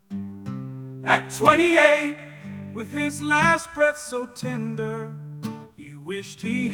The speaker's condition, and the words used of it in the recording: None; typical speech.